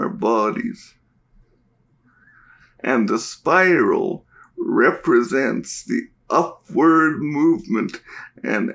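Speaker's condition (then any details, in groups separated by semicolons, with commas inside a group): Cerebral palsy; diagnosed at birth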